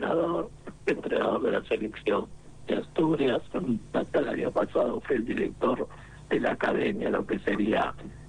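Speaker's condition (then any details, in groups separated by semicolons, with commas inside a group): Laryngectomy, esophageal speech; some bad days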